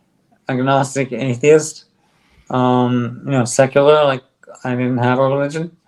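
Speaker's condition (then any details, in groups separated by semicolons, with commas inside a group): ALS; on drug, stronger bite, speaks better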